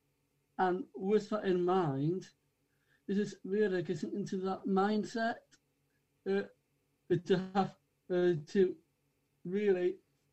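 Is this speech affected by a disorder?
Yes: Down syndrome; from birth.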